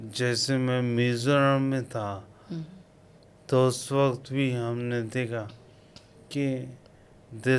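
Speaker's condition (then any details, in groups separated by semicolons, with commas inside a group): Coma after road accident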